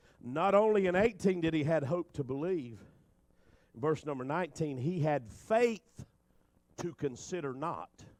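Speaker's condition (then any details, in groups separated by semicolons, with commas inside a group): No condition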